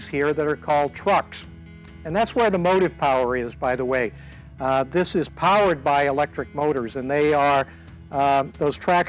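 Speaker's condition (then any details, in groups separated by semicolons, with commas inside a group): No condition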